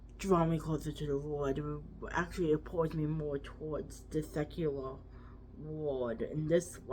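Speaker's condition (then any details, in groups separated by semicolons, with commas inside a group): Cerebral palsy, quadriplegic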